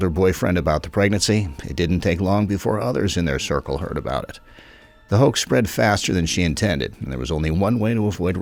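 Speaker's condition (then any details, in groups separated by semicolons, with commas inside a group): No condition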